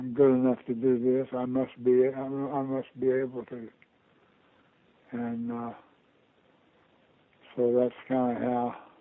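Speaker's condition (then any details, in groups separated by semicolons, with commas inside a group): Parkinson's disease; diagnosed about two years ago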